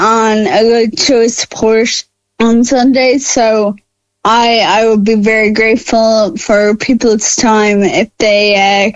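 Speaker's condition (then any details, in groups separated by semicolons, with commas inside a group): Friedreich's ataxia; Skyclaris, first and only approved drug, can slow condition, not yet funded by HSE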